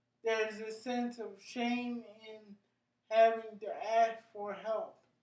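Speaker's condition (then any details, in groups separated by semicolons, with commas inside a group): Cerebral palsy; brain injury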